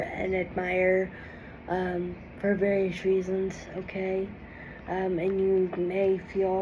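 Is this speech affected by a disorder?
Yes: cerebral palsy.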